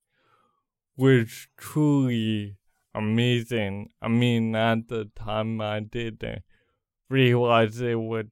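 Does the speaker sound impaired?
Yes: cerebral palsy; congenital, did not walk until age three, runs competitively, first Nike professional runner with cerebral palsy; wears Nike Pegasus Fly Ease shoes.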